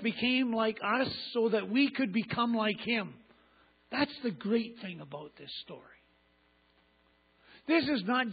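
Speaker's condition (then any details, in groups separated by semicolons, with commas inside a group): No condition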